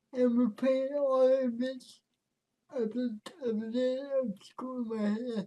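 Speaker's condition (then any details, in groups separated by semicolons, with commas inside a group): Cerebral palsy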